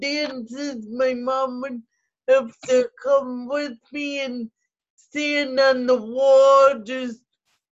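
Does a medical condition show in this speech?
Yes: cerebral palsy; cerebral palsy since childhood.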